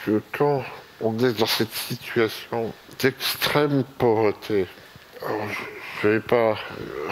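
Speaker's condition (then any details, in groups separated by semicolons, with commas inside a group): Myopathy; caused tetraplegia, wheelchair user; progressed over time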